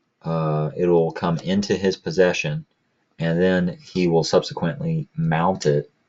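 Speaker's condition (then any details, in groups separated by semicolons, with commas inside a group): No condition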